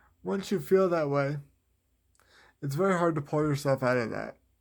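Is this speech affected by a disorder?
Yes: cerebral palsy, spastic.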